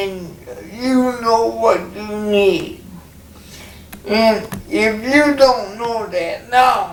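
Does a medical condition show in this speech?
Yes: cerebral palsy.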